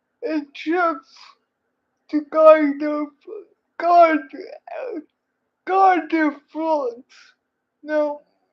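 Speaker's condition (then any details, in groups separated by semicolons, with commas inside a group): Cerebral palsy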